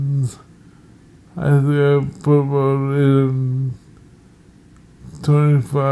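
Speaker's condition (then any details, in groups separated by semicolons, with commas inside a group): Multiple sclerosis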